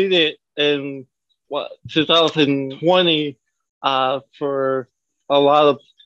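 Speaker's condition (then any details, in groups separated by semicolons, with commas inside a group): Cerebral palsy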